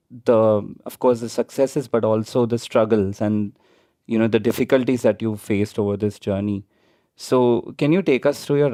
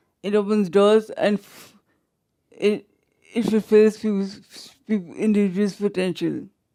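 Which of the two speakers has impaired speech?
The second: traumatic brain injury; severe, motorcycle accident; long past acute phase, still in therapy, gradually improving.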